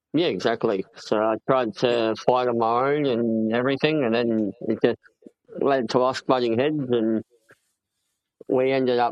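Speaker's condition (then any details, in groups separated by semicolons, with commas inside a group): Cleft palate; congenital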